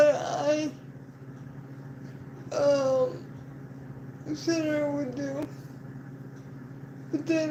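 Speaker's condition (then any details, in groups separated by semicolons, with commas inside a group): Cerebral palsy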